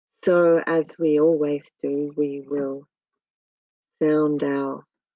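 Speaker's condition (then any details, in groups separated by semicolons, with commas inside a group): No condition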